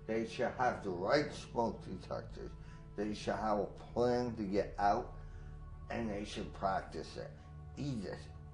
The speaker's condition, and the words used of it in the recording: Tracheostomy. But because of my voice challenge, I'm concerned that when I talk to people, they're going to treat me as being dumb or stupid or retarded.